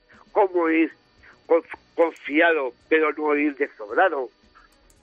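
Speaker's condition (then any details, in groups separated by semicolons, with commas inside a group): Down syndrome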